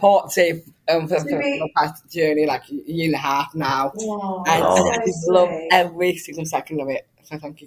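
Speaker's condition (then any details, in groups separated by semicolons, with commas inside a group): Down syndrome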